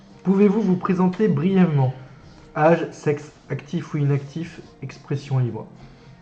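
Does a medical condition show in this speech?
No.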